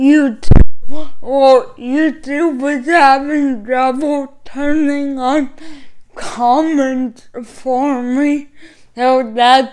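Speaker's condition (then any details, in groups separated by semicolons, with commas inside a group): Cerebral palsy; caused by lack of oxygen at birth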